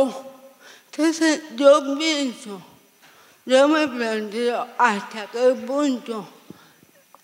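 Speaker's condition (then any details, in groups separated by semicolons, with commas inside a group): Severe cerebral palsy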